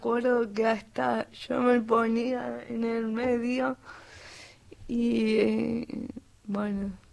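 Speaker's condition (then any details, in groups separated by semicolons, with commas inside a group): Cerebral palsy; cerebral palsy from birth, respiratory arrest at birth and again at 12 hours, acquired language; answer formed in head but hard to get out, needs waiting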